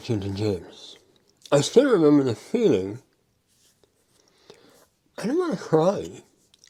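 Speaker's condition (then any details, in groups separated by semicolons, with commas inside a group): Mouth cancer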